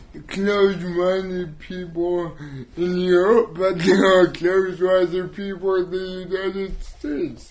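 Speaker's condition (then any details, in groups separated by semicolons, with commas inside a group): Cerebral palsy; can walk but uses a wheelchair most of the time; works much harder to get words out, speaks without voiceover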